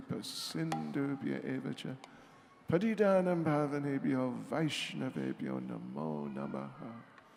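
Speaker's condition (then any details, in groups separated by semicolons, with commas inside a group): No condition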